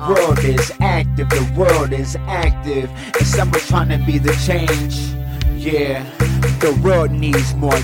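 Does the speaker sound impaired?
No.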